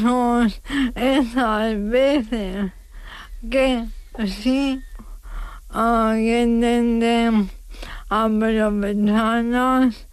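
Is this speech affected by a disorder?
Yes: ALS; diagnosed at about age 35.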